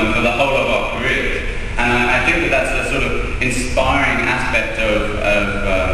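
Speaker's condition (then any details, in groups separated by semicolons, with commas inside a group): No condition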